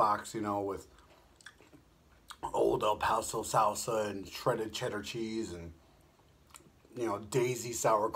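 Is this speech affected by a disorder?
No.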